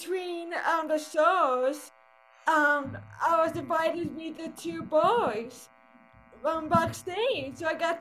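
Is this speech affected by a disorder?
Yes: cerebral palsy; brain bleed at quadruplet birth, right side weaker, limp, crooked right hand, electric wheelchair for travel; second hand surgery done, Botox in legs and arm upcoming, physical therapy, foot surgery planned; voice affected, speaks with accent.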